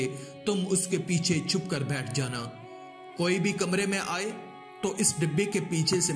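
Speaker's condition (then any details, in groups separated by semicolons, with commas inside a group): No condition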